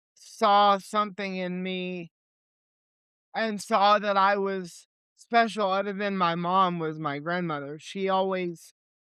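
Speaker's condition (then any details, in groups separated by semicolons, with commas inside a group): Cerebral palsy; limited mobility, legs; age 28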